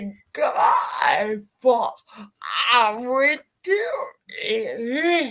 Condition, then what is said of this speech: Cerebral palsy. Didn't know that you had a limiting speaking ability, because when we talk over Facebook, we just go at it.